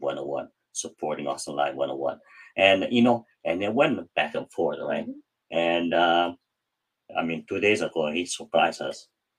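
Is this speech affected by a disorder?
Yes: cleft palate; hard to speak growing up, could not say every word even in high school, mocked for speech.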